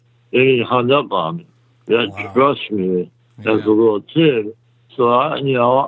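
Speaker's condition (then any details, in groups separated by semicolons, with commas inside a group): Muscular dystrophy; congenital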